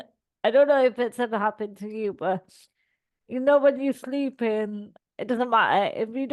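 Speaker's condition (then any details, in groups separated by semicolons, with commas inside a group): Cerebral palsy; all four limbs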